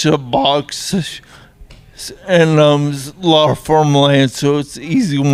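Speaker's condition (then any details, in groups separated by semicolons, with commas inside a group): Traumatic brain injury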